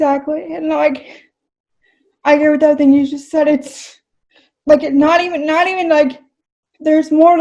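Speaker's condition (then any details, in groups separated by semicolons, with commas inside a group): Cerebral palsy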